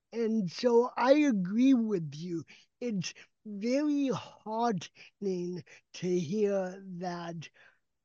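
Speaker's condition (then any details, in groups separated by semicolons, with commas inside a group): Cerebral palsy; calm voice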